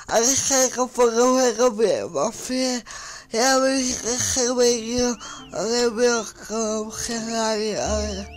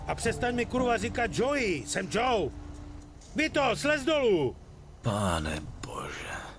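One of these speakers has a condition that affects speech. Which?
The first: cerebral palsy; childhood onset, affects speech and movement centers, right-side paralysis; atypical speech, somewhat worse now.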